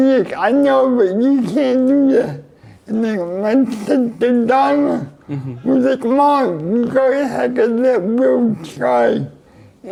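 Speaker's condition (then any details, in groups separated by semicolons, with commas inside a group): Cerebral palsy; neck surgery went badly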